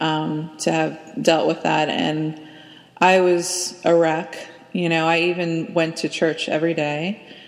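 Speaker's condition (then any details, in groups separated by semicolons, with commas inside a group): No condition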